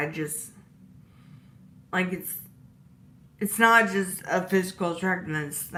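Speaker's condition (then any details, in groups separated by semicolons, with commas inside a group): Disability causing slurred speech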